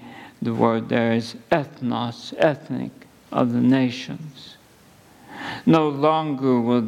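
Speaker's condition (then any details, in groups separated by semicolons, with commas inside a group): ALS; at least a couple of months since diagnosis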